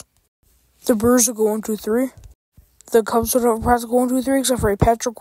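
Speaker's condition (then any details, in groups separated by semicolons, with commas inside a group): No condition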